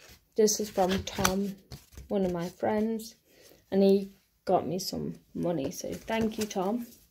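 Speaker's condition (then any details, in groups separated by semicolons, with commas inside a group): No condition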